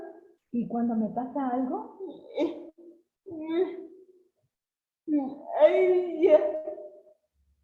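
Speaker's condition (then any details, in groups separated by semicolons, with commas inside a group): Cerebral palsy; since birth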